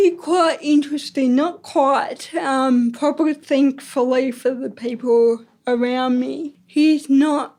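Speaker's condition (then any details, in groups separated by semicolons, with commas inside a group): Ataxic cerebral palsy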